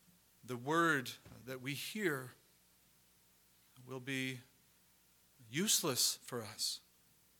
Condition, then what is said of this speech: No condition.